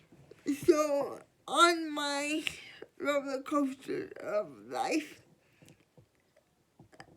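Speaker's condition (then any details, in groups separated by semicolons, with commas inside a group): Cerebral palsy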